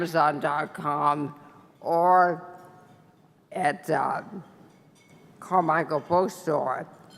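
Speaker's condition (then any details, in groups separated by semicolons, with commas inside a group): Brain injury; injury 20 years ago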